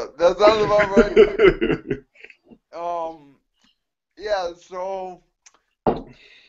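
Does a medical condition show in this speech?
Yes: cerebral palsy; mixed quadriplegia.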